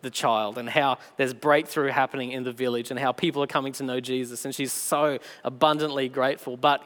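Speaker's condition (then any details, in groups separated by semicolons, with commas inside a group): No condition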